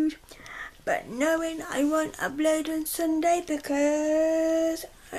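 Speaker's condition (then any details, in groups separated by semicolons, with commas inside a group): Cerebral palsy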